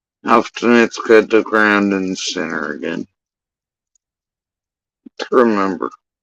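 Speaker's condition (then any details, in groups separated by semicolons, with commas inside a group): Facial paralysis after surgery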